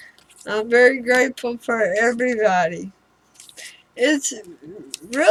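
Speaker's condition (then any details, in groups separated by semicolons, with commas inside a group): Throat cancer radiation damage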